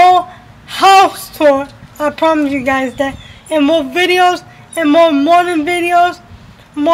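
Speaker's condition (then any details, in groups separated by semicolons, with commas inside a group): Cerebral palsy; uses a wheelchair, had surgery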